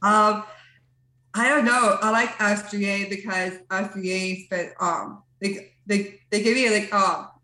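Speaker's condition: Down syndrome

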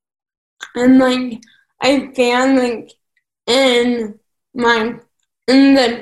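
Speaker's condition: Cerebral palsy; some mental developmental delay

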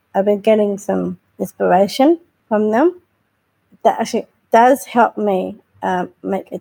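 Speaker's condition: Down syndrome; intellectual disability

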